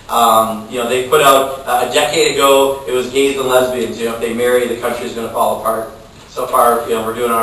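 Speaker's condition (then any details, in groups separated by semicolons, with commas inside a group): No condition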